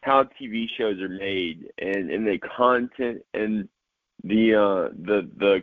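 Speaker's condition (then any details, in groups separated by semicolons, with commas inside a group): Cerebral palsy; mild cerebral palsy, diagnosed at age three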